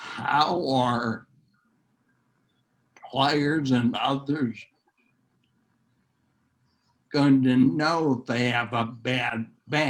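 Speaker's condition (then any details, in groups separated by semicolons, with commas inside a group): Neurological disease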